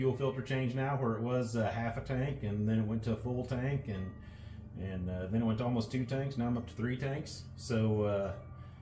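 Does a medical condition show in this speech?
No.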